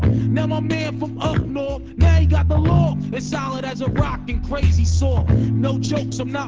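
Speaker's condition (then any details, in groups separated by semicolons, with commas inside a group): No condition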